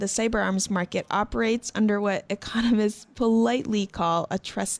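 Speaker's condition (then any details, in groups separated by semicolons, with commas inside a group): No condition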